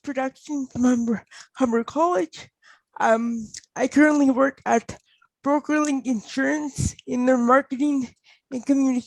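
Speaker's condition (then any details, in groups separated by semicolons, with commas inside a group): Cerebral palsy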